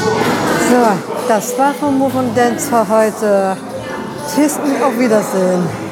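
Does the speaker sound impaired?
Yes: Down syndrome; trisomy 21, extra chromosome 21; age 38.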